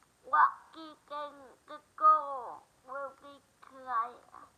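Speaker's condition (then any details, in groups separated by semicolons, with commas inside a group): Cerebral palsy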